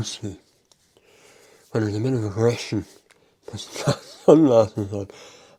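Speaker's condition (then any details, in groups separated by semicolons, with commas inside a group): Mouth cancer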